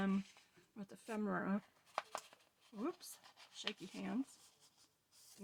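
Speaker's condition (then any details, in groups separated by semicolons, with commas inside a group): No condition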